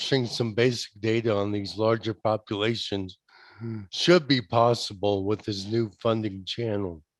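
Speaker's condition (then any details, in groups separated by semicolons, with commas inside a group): ALS; limb onset; diagnosed age 48, investigational therapy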